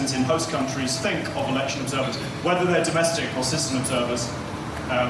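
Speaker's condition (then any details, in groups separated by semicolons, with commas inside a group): No condition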